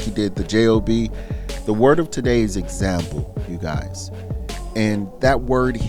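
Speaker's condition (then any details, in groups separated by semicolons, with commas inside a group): No condition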